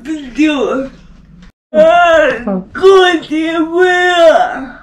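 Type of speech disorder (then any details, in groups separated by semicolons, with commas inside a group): Pseudobulbar dysarthria; cerebral palsy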